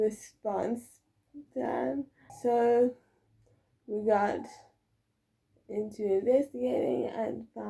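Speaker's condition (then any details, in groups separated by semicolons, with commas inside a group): Cerebral palsy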